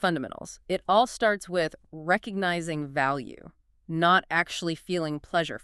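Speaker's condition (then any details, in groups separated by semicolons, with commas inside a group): No condition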